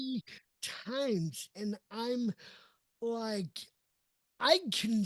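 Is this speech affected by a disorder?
Yes: cerebral palsy.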